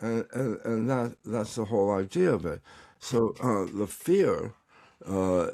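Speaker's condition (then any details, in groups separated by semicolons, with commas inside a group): Tongue cancer; recovering, tongue exercises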